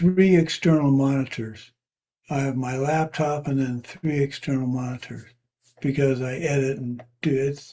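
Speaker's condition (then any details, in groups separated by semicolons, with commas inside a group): Parkinson's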